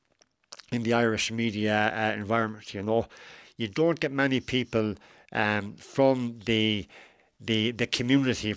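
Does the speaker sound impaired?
Yes: cleft lip and palate; congenital cleft lip and palate, failure of mouth and nose to align, two or three surgeries in infancy, last surgery at 17; adult, age 41, decades after final surgery.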